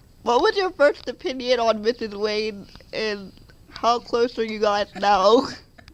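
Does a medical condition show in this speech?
Yes: cerebral palsy; affects speech.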